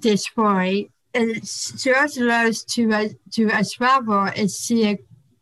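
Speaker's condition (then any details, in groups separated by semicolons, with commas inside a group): Down syndrome; congenital, hypotonia at birth, diagnosed hours after birth, high marker on alpha fetoprotein test at 16 weeks; stutter, brought out by anxiety, learned to control stutter for public speaking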